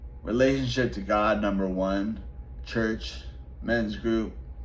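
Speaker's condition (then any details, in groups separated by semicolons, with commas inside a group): Traumatic brain injury; relearned talking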